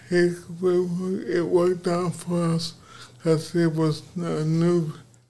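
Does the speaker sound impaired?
Yes: aphasia; aphasia after four strokes, first the worst, arms and slurred speech, later vision and balance; on warfarin after third stroke linked to previous medication, blood clots, transfusions, neck problems; speech strengthened through recovery, now speaking on podcast.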